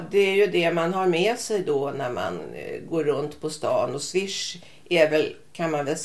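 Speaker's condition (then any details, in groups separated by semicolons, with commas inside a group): No condition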